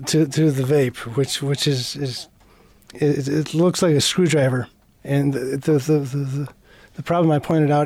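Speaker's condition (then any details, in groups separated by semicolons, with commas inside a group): Parkinson's disease; Parkinson's disease diagnosed 17 years ago, progressive, affects walking, talking, swallowing and drinking; must think before talking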